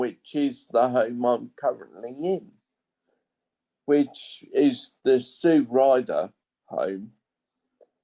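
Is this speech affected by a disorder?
Yes: multiple sclerosis.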